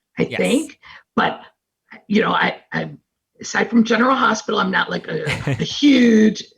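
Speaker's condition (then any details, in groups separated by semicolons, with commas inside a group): No condition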